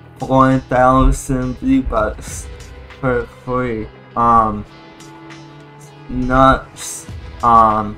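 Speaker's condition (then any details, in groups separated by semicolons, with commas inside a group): Cerebral palsy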